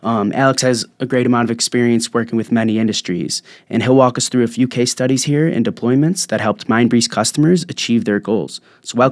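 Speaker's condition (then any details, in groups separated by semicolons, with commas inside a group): No condition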